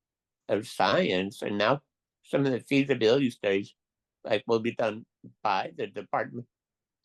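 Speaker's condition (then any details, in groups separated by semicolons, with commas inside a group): Duchenne muscular dystrophy; occupational and physical therapy over years, little recent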